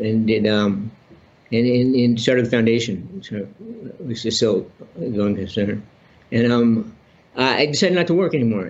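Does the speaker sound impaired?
Yes: Parkinson's disease; about 30 years since diagnosis, benign spinal tumor, six-hour spinal surgery at Johns Hopkins, relearned walking; on Parkinson's medication, problems walking, broken arm.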